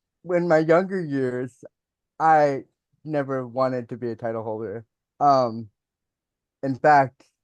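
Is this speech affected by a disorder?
Yes: cerebral palsy; mild speech impediment.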